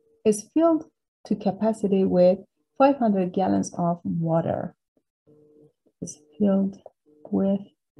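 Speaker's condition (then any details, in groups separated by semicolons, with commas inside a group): No condition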